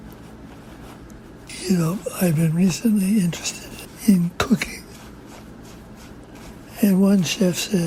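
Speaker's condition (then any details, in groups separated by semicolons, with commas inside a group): Parkinson's disease; lost voice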